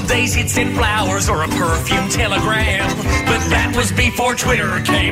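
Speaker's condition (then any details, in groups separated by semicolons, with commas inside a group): No condition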